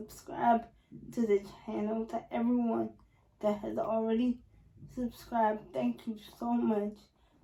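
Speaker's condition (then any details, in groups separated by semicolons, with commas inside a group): Spastic quadriplegic cerebral palsy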